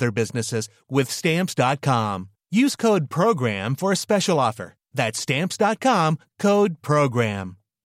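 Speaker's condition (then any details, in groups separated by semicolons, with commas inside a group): No condition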